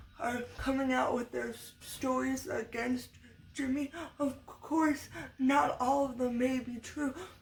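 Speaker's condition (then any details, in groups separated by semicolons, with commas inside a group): Cerebral palsy, severe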